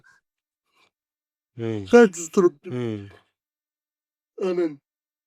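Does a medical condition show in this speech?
Yes: cerebral palsy; 40 years with condition.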